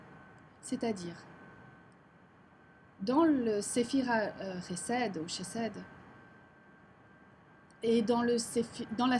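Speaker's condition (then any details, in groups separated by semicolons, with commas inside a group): No condition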